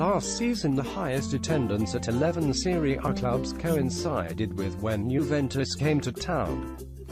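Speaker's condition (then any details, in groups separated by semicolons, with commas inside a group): No condition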